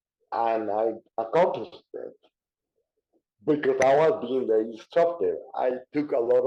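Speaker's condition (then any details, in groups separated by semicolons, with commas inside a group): Cerebral palsy; diagnosed in childhood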